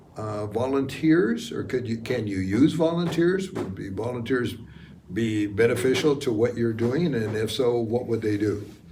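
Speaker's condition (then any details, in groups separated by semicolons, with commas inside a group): No condition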